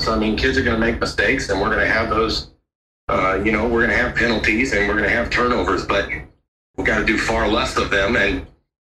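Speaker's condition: No condition

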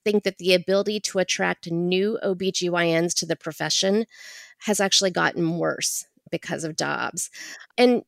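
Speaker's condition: No condition

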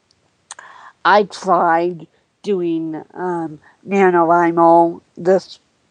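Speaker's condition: Cerebral palsy; brain bleed day after diagnosis

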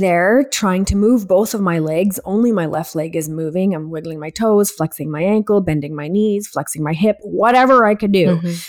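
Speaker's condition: No condition

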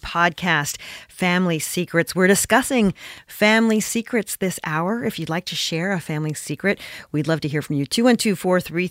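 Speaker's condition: No condition

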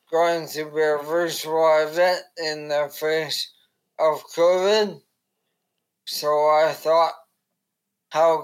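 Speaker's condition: ALS; about two years since diagnosis, dependent on wife, bite-click mouse, foot-pedal right click, on-screen keyboard

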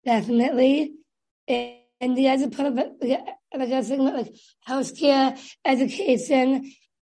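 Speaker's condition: Down syndrome; developmental disability from birth

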